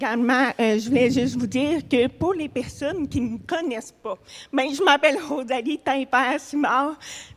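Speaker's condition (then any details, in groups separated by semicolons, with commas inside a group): Hard of hearing; implant removed at night and kept in dehumidifier box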